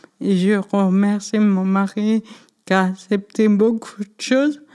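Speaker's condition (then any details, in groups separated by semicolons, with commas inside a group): Cerebral palsy; affects left side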